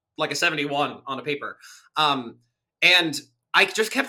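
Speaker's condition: No condition

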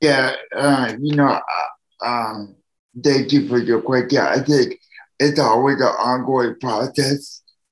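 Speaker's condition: Cerebral palsy; needs help from others

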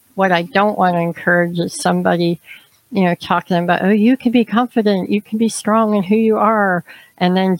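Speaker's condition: Cleft palate, severe; no nose

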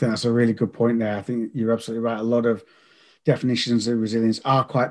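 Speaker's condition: No condition

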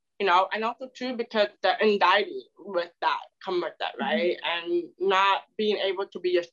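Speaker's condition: Deafness; speaks well, spoken speech surprises others

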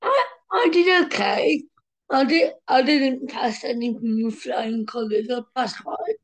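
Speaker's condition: Cerebral palsy, mild

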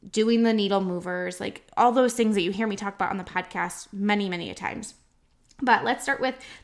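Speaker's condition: No condition

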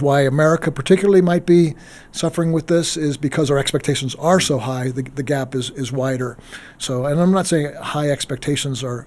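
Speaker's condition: No condition

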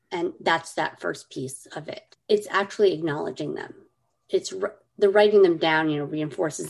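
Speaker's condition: Cleft lip and palate; congenital

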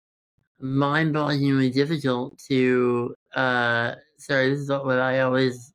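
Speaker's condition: Congenital muscular dystrophy; present since birth

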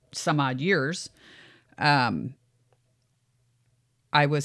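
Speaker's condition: No condition

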